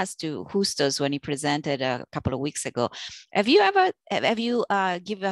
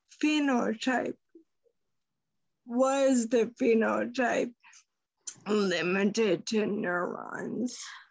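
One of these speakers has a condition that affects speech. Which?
The second: Friedreich's ataxia; diagnosed about 20 years ago.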